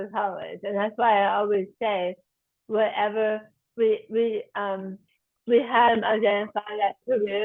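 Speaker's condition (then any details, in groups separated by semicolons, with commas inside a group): Tongue cancer surgery and reconstruction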